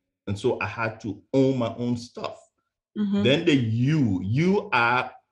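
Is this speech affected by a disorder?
Yes: stuttering; stutter first noticed by mother at age 8, lifelong; fear of speaking in high school, tried to skip own valedictorian graduation speech; here repeated words, prolonged sounds.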